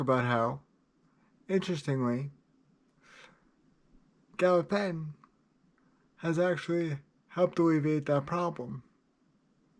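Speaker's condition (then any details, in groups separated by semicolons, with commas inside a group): Cerebral palsy; drop foot; takes gabapentin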